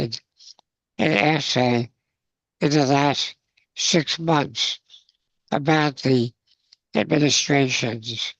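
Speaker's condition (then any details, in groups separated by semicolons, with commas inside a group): Spinal muscular atrophy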